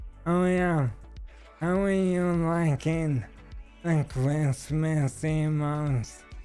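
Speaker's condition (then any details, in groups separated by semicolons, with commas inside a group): ALS; stem cell treatment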